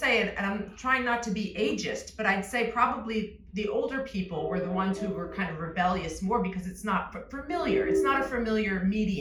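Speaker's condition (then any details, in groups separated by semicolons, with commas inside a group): No condition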